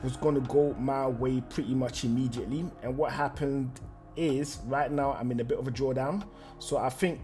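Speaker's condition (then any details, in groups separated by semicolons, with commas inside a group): No condition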